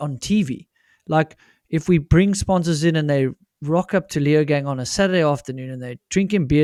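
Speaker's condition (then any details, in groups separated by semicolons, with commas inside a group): No condition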